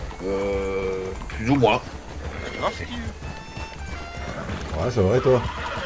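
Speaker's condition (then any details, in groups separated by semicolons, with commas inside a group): No condition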